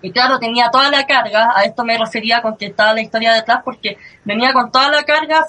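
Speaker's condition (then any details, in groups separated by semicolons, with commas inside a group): Cleft lip and palate; since early childhood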